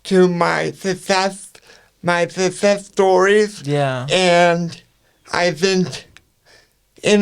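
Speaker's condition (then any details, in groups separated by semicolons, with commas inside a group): Cerebral palsy; speech affected to an extent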